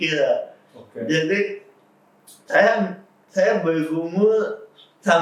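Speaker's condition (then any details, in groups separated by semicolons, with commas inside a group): Cerebral palsy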